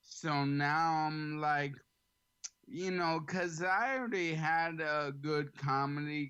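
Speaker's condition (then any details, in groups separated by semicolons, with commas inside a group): ALS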